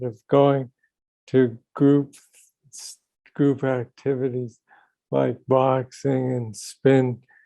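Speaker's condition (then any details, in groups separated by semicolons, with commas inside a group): Young onset Parkinson's disease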